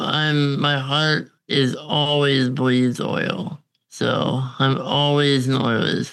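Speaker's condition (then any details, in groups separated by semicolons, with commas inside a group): Congenital muscular dystrophy; on a ventilator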